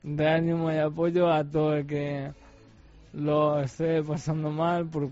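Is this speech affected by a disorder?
Yes: ALS; degenerative muscle disease, first sign was shoulder pain while practicing judo at his club; speaking somewhat difficult, facial and mouth muscles affected.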